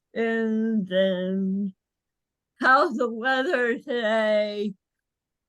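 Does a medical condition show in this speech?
Yes: cerebral palsy.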